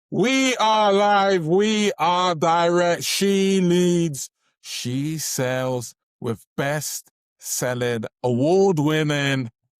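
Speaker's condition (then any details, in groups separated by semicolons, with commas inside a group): No condition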